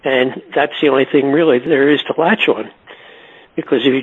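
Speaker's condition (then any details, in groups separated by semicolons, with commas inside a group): No condition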